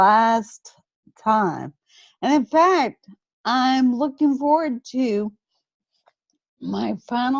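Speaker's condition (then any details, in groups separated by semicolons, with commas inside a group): Friedreich's ataxia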